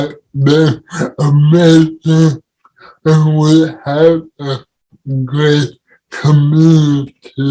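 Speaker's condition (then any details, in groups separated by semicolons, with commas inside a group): Cerebral palsy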